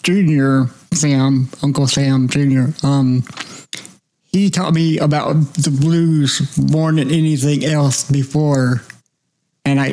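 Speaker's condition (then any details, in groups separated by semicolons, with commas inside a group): Cerebral palsy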